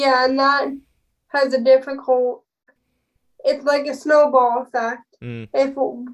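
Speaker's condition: Spastic cerebral palsy, spastic, with dystonia, all four limbs; spastic cerebral palsy with rare dystonia

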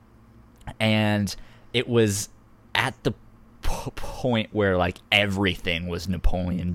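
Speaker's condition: Stuttering; described as speech impediment; stutters when talking, stutter sometimes mistaken for shivering from cold; repeated sounds, prolonged sounds

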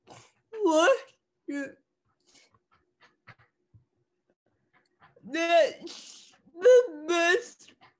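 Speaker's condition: Cerebral palsy; cerebral palsy since childhood; people less willing to listen to own talking voice, uses songs to get point across

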